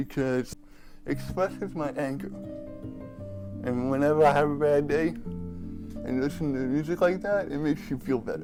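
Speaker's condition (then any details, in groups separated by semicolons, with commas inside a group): Cerebral palsy; from birth, motor impairment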